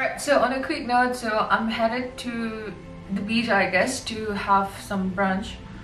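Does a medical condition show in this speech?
No.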